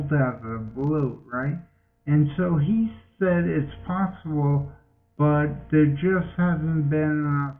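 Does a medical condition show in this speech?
Yes: multiple sclerosis.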